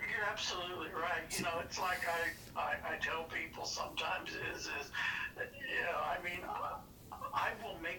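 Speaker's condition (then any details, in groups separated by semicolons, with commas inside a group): Parkinson's disease; switched on and off with mini iPod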